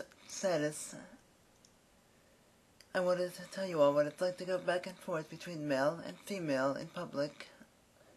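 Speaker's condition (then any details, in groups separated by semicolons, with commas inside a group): Cerebral palsy; speaks fast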